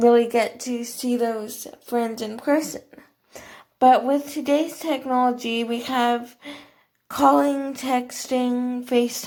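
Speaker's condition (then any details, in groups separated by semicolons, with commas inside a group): Cerebral palsy, athetoid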